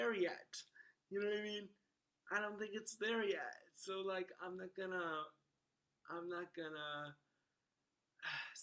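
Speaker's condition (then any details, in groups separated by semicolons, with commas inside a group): Cerebral palsy; wheelchair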